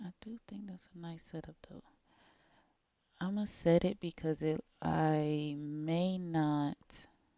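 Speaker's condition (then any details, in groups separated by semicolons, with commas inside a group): No condition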